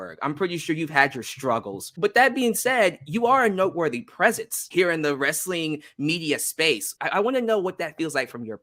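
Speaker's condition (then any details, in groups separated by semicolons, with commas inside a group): No condition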